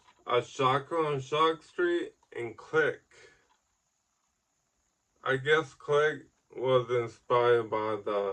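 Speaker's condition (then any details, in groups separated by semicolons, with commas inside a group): Ataxic cerebral palsy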